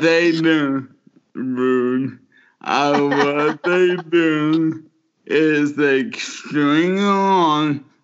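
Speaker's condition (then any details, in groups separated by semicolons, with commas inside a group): Motor neuron disease; form of ALS (Lou Gehrig's disease), brain not talking to muscles, first sign about 4 years ago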